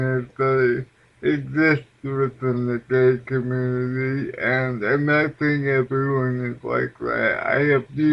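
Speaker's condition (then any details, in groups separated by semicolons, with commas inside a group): Cerebral palsy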